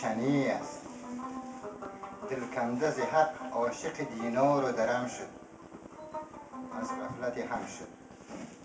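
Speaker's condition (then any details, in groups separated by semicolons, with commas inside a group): No condition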